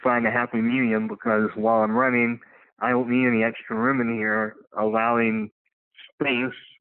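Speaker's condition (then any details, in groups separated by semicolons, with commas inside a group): Cleft lip and palate; many leg operations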